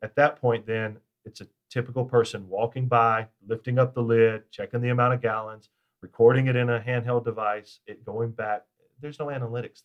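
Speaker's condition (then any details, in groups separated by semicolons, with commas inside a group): No condition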